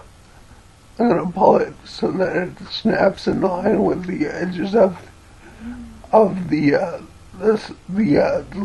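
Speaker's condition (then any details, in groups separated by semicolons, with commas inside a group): Cerebellar ataxia from brain tumour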